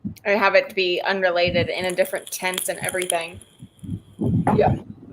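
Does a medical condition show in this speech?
No.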